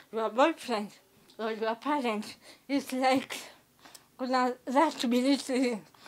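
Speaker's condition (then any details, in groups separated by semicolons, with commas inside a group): Cerebral palsy; affects movement and muscle coordination; past therapy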